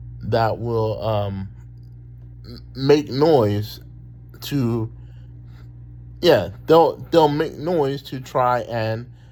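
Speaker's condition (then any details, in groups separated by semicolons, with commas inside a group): Cerebral palsy; talks very well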